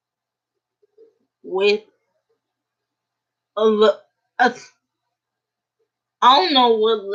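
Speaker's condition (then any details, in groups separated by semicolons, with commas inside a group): Cerebral palsy; uses a wheelchair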